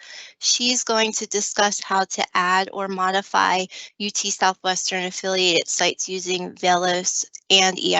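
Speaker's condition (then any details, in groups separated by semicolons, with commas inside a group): No condition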